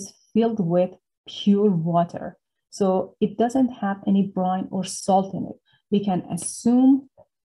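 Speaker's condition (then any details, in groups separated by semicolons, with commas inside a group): No condition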